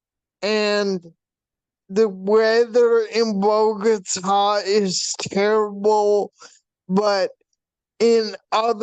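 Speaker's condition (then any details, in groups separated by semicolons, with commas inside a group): Brain shunt failure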